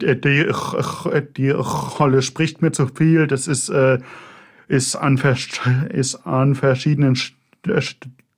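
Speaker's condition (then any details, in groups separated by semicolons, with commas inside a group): Stuttering; developmental, lifelong, possibly inherited, father stuttered, brother fluent, logopedic speech therapy, constant since second grade; choppy, repetitions, blocks, cannot coordinate speech components, body tenses during blocks, throat sometimes hurts, fluent when singing; repeated sounds, repeated words, prolonged sounds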